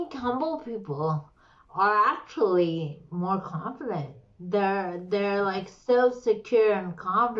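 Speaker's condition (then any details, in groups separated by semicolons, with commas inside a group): Slurred speech; brain condition, weakness, stroke-like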